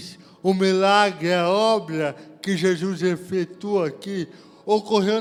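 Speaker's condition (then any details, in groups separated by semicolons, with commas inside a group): Cerebral palsy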